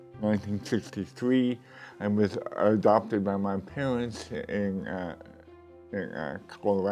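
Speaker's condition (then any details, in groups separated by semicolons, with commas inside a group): Cerebral palsy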